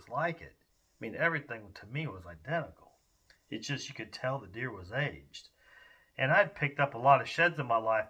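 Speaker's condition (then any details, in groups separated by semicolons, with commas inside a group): No condition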